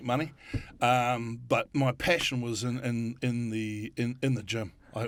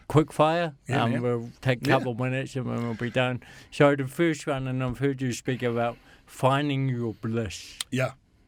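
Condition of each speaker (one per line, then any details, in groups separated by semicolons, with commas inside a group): No condition
Cerebral palsy; from birth, affects walking and talking, thinking unaffected; speech slightly atypical, voice a little shaky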